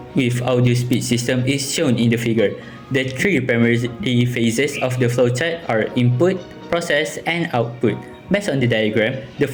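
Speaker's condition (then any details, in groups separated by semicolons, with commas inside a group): No condition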